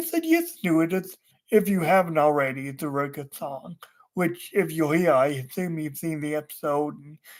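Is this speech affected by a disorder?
Yes: cerebral palsy.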